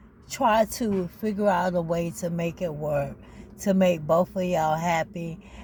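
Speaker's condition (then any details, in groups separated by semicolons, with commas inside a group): ALS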